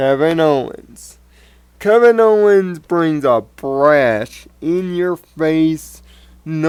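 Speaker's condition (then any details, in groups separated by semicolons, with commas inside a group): Cerebral palsy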